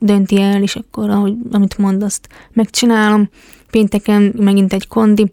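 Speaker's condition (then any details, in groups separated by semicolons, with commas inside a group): Hearing impairment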